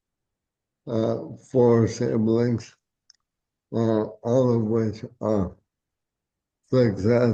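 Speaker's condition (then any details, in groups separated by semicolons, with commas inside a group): ALS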